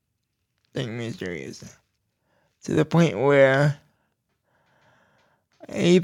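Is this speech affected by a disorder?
Yes: cerebral palsy; low voice.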